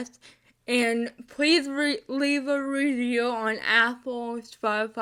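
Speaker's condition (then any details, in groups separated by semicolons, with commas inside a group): Spastic cerebral palsy, mixed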